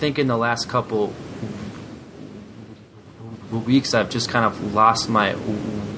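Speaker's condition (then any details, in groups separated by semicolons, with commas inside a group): Stuttering; much struggle at certain times, still hard talking with boss sometimes; described as calm way to stutter; stutters openly, stronger than usual lately, exhausting; prolonged sounds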